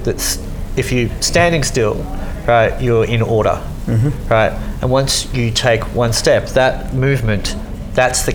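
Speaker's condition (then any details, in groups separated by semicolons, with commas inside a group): Cleft lip and palate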